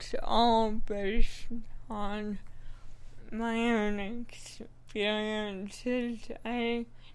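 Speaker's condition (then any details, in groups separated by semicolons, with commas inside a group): Cerebral palsy; working with speech therapist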